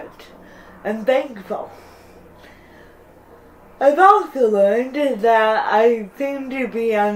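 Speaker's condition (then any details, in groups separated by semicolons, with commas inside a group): Cerebral palsy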